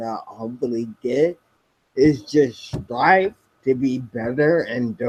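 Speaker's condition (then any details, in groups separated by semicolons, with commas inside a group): Spinocerebellar ataxia type 7, SCA7; speech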